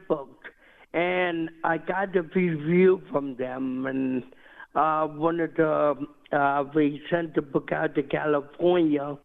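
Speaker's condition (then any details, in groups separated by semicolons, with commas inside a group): Cerebral palsy; climbs stairs to top of Empire State Building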